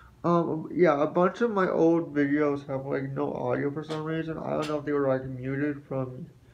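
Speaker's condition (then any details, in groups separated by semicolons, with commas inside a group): Spastic quadriplegic cerebral palsy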